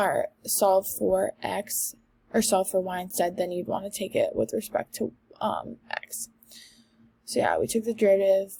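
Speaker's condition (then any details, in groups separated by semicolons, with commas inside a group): No condition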